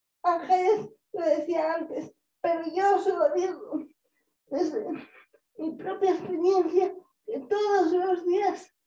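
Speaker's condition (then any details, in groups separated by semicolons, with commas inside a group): Cerebral palsy; high support needs, relies on others for hands and feet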